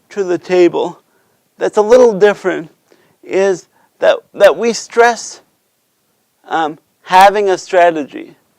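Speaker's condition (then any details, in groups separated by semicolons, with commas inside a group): Cerebral palsy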